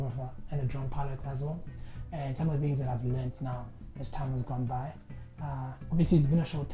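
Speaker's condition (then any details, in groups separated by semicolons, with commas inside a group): No condition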